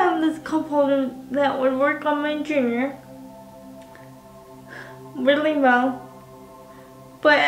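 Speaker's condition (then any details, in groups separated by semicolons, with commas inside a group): Cerebral palsy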